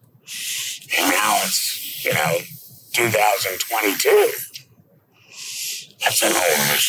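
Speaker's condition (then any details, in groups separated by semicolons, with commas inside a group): Laryngectomy; presses on neck daily to talk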